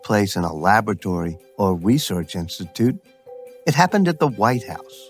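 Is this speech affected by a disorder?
No.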